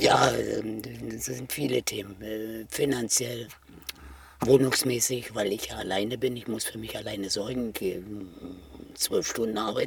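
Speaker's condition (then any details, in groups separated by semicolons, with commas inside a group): Total laryngectomy, total laryngectomy; esophageal and valve speech; total laryngectomy many years ago, fitted tracheal cannula epithesis, narrowed trachea treated surgically and with blocked cannula; speaking valve on cannula, swallowing and eating changed, over 20 kg lost after surgery, weight now stable; two voices, valve voice and esophageal ructus speech, different technique and melody, tires like hoarseness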